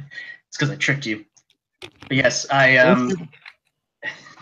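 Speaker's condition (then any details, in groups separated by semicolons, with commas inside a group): No condition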